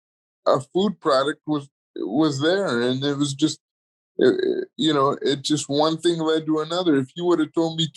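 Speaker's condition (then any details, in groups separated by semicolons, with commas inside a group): Cerebral palsy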